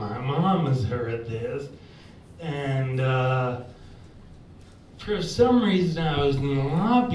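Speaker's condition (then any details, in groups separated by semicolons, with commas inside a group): Ataxia; progressive, affects balance and speech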